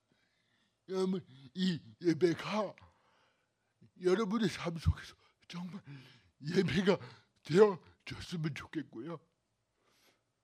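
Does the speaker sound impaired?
Yes: cerebral palsy; may need reoperation.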